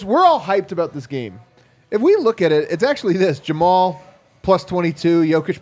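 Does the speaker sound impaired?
No.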